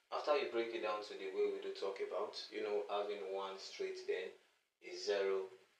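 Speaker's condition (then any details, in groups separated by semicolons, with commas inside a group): No condition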